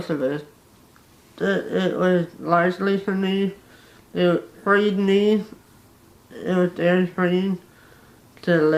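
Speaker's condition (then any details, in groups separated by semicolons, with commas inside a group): Facial paralysis; one side of face paralyzed; does not talk plainly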